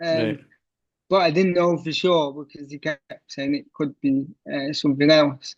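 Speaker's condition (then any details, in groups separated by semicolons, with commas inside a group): Cerebral palsy; wheelchair since age six, childhood surgery; tight painful hip flexors after recent surgery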